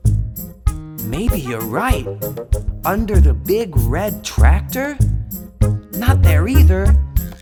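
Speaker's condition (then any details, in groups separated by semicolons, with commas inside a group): No condition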